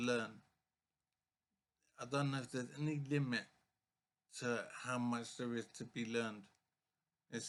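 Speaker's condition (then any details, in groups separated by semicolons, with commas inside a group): Brain injury; severe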